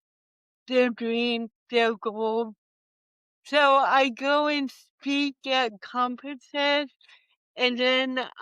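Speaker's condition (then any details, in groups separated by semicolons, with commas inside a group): Cerebral palsy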